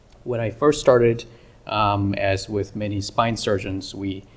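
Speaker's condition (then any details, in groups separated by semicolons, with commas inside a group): No condition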